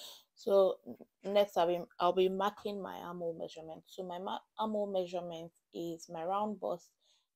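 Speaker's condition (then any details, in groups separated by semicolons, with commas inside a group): No condition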